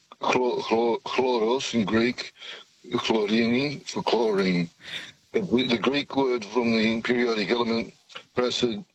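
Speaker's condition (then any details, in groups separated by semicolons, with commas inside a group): Parkinson's; jittery during call, attributed by caller to Parkinson's; jittery speech, long-standing difficulty pronouncing praseodymium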